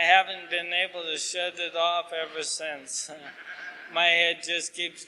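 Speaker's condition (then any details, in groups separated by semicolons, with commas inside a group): ALS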